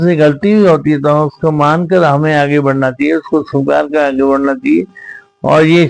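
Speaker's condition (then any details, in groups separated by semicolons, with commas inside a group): Cerebral palsy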